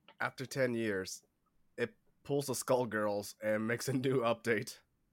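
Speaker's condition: No condition

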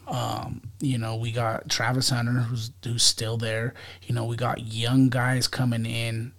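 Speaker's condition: No condition

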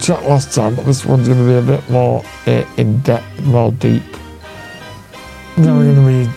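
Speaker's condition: Duchenne muscular dystrophy; healed itself

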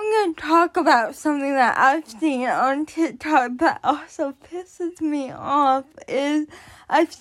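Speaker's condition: Cerebral palsy; onset before birth

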